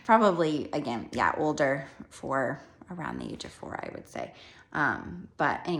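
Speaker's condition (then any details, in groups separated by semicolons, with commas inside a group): No condition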